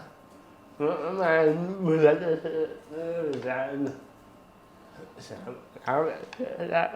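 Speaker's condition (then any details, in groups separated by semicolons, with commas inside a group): Cerebral palsy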